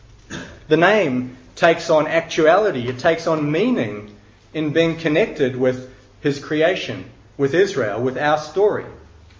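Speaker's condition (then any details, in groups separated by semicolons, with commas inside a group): No condition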